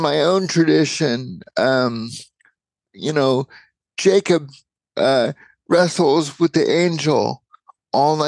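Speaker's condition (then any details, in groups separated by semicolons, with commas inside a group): Cerebral palsy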